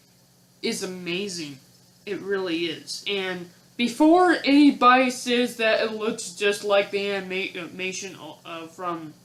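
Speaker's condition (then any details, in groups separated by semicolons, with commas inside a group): No condition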